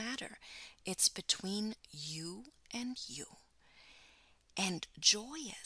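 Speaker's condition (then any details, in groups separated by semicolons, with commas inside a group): No condition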